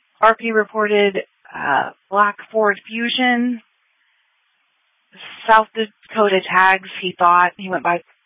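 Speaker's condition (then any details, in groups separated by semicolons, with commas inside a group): No condition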